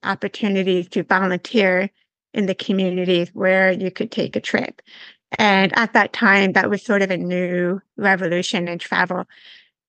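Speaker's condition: Severe to profound hearing loss; congenital

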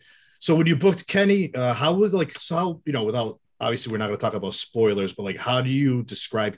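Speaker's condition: No condition

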